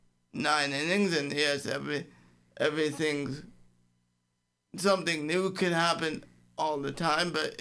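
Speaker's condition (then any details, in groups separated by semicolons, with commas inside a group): Cerebral palsy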